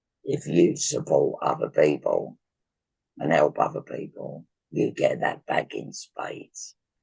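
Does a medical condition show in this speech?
Yes: laryngectomy for laryngeal cancer.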